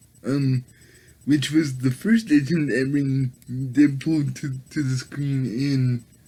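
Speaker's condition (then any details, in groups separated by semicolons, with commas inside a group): Cerebral palsy; affects all muscles; able to speak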